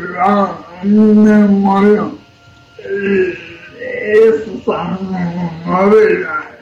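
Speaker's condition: Cerebral palsy; cerebral palsy from birth, could not walk in childhood, carried in baby chair until almost age 6; host Sinda Miranda interprets and repeats speech throughout interview, poems voiced by Diego Rodríguez

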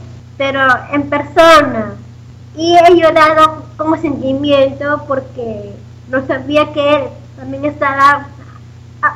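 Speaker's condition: Down syndrome; self-described good language

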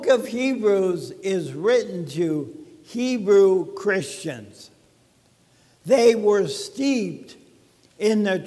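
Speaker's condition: ALS; talking a little bit funny

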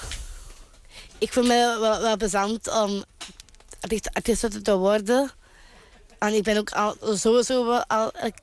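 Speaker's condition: Down syndrome; calls out on stage

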